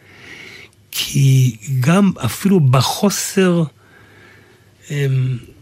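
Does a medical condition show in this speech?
Yes: aphasia; completed rehabilitation at Beit Loewenstein, considered outstanding graduate; writing and speaking both a struggle.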